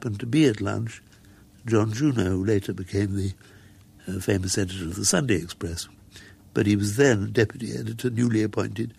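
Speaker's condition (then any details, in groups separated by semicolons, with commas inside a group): Muscular dystrophy; progressive, death predicted at 16 but now nearly 70, wheelchair user, walked earlier; gradually able to do less, helped around by carers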